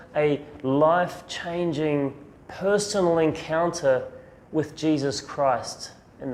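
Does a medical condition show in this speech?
No.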